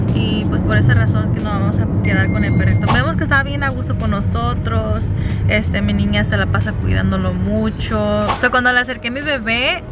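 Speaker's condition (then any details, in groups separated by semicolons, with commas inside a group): No condition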